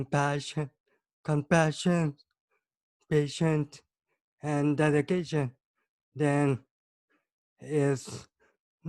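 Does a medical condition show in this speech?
Yes: cerebral palsy.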